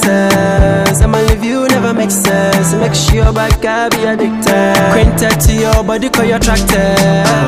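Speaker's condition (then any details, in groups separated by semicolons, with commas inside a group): No condition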